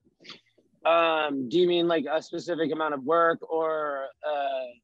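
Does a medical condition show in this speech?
No.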